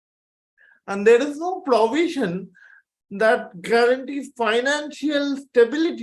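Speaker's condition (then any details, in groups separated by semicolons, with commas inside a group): Cerebral palsy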